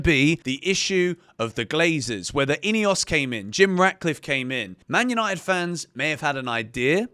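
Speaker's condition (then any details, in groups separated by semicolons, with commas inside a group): No condition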